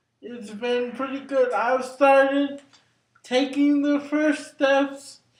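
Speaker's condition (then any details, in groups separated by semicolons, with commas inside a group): Cerebral palsy; brain injury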